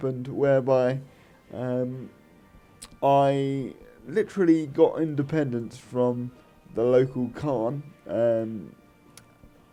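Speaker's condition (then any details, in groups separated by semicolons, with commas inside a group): Cerebral palsy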